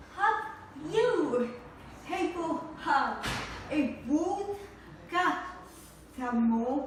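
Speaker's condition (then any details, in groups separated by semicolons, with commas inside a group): Speech apraxia; trouble producing speech sounds correctly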